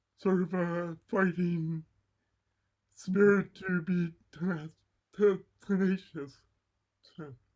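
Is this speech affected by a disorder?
Yes: cerebral palsy; mild left side.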